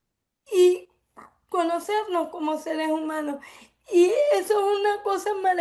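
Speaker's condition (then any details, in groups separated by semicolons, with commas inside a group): Cerebral palsy; from birth; affects speech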